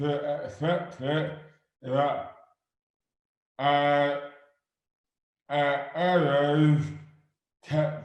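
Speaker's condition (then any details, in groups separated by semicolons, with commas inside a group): Dystonia; affects hands and speech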